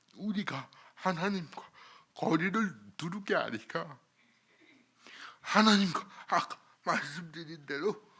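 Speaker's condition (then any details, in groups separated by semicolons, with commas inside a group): Cerebral palsy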